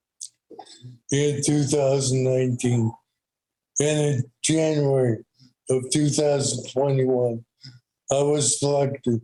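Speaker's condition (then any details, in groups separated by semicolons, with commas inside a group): ALS; hands affected; speech no longer affected by shortness of breath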